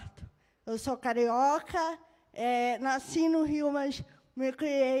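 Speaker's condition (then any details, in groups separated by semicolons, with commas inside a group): Cerebral palsy; birth brain injury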